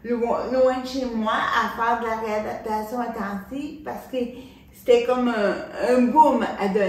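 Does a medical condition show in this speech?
Yes: cerebral palsy; from birth, uses wheelchair.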